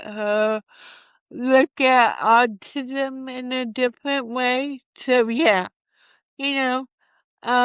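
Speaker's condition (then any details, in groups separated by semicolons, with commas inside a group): Cerebral palsy; from birth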